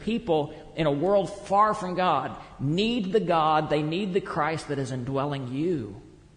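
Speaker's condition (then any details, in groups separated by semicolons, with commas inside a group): No condition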